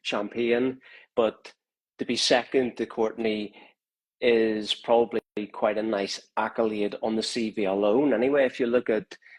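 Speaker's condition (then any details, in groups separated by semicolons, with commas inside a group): No condition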